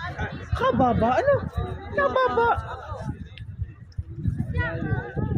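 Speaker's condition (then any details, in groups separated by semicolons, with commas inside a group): No condition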